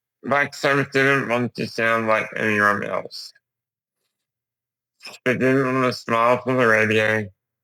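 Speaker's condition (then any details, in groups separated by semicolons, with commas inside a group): Duchenne muscular dystrophy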